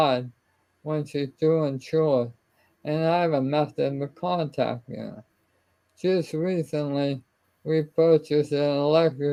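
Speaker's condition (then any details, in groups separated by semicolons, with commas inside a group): ALS; limb onset sporadic form; speech and swallowing trouble, weaker voice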